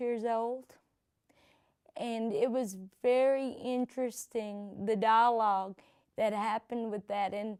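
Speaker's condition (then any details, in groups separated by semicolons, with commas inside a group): Cerebral palsy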